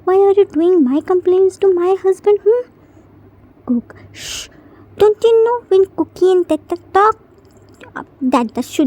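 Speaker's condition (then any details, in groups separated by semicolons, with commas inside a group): No condition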